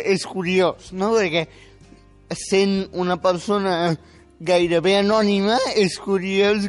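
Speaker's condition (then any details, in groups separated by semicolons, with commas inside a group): Spastic quadriplegic cerebral palsy; age 18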